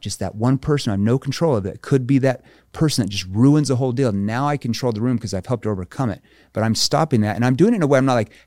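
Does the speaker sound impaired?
No.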